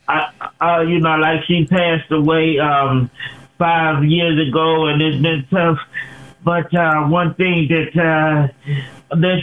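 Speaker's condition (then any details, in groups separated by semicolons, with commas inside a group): Cerebral palsy; since birth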